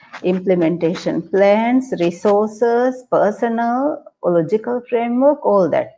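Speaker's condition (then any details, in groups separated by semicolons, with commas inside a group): No condition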